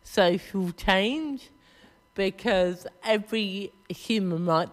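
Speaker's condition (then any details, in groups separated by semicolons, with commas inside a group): Cerebral palsy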